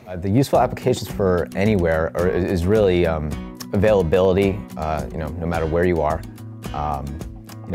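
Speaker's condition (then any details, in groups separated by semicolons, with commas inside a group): No condition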